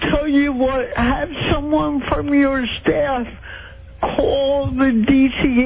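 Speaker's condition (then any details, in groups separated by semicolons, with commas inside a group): Cerebral palsy; distinctive impaired speech on phone call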